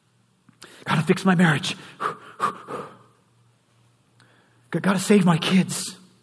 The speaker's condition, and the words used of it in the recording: None; typical speech.